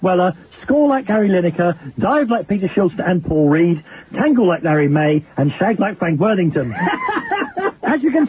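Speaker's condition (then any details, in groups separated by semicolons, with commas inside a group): No condition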